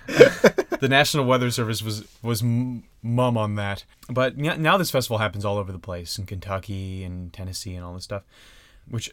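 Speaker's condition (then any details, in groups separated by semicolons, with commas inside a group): No condition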